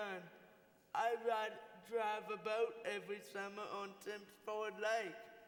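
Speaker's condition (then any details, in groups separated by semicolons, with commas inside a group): Cerebral palsy; from birth, uses wheelchair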